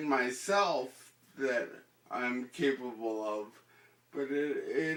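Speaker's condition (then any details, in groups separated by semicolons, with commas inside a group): Ataxia; slow speech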